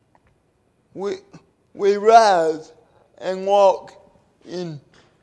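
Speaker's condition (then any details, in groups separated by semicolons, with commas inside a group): Cerebral palsy; due to birth complications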